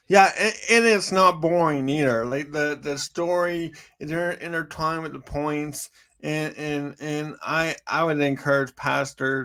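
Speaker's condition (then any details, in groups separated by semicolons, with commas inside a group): Cerebral palsy; from birth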